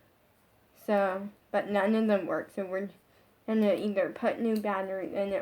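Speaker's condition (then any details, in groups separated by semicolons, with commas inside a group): Brain injury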